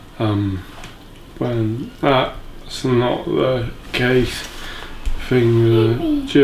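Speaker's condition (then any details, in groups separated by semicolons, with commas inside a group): Motor neurone disease; affects speech and walking; diagnosed about six months ago, uses breathing apparatus; speech deteriorated since diagnosis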